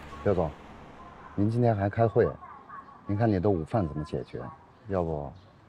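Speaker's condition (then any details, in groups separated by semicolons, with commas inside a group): No condition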